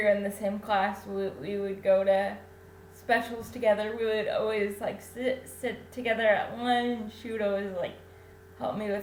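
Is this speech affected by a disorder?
Yes: cerebral palsy; infant ventilator.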